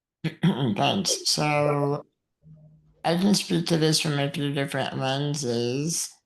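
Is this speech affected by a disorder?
Yes: muscular dystrophy; uses wheelchair.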